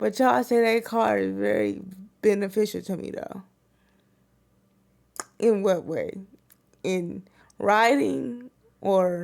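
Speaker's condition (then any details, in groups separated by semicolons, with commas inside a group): Cerebral palsy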